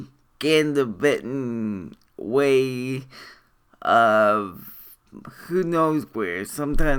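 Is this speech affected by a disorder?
Yes: cerebral palsy.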